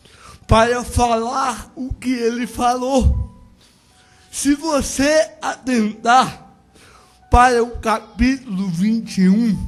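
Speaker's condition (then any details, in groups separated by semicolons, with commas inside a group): Cerebral palsy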